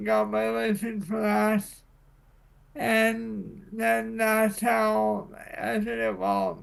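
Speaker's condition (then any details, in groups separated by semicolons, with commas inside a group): Cerebral palsy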